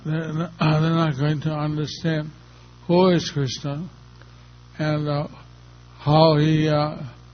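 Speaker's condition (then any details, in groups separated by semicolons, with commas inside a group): Stroke; not so easy to speak, checks whether listeners understand, understood only a little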